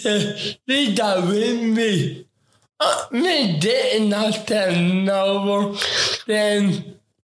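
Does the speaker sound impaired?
Yes: ataxic cerebral palsy; affects talking.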